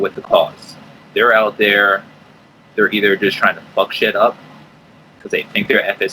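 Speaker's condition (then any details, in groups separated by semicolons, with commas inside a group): No condition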